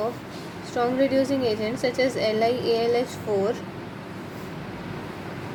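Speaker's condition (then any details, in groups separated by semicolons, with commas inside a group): No condition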